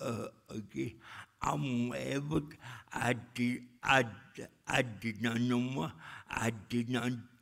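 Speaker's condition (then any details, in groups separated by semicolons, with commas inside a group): Cerebral palsy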